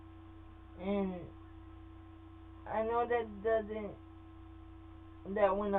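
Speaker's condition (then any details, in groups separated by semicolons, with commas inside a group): Cerebral palsy; sometimes affected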